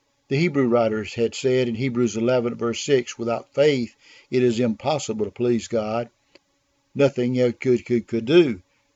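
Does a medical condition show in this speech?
No.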